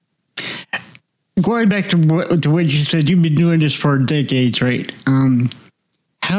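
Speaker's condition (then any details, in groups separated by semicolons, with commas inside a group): Cerebral palsy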